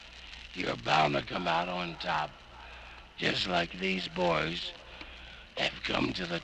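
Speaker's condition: Bad voice; cancer, died about two months after this recording; voice sounds bad and feels just as bad

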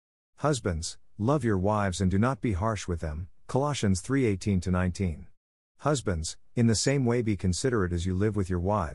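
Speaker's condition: No condition

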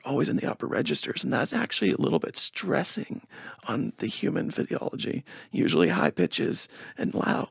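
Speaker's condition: Spasmodic dysphonia; lower voice inconsistent

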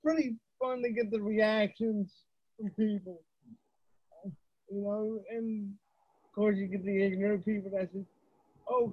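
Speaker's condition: Cerebral palsy; voice erratic, pitch goes high and low, dictation software can't understand

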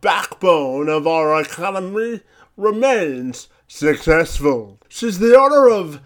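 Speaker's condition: Cerebral palsy; spastic quadriplegic

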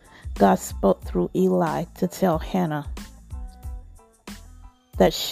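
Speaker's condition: No condition

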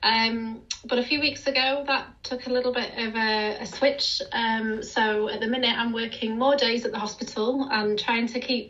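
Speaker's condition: No condition

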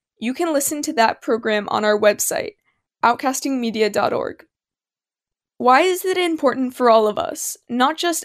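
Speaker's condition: No condition

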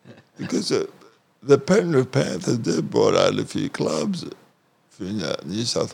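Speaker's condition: Cerebral palsy; once cold stays cold

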